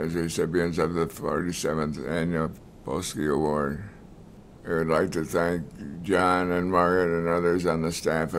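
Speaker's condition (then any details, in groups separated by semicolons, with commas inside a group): Multiple sclerosis; diagnosed decades ago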